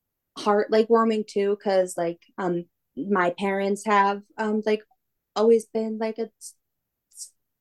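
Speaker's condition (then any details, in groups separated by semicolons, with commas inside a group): Stutter; stutter since childhood, brother also stutters, speech therapy from early age throughout k-12 schooling; no adult speech therapy, wears Etsy lanyard badge saying please wait, i have a stutter; frequent filler word like; repeated sounds, prolonged sounds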